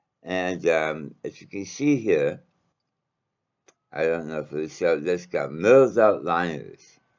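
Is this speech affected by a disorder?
Yes: mouth cancer.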